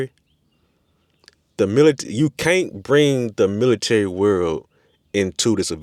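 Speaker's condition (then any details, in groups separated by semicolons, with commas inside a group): No condition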